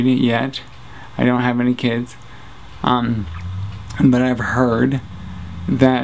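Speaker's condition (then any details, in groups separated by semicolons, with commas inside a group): Traumatic brain injury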